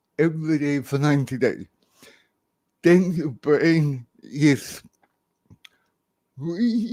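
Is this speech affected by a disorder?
Yes: cerebral palsy, severe.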